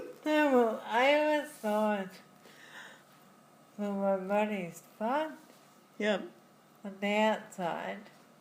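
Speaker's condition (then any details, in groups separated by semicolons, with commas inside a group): Friedreich's ataxia; diagnosed in childhood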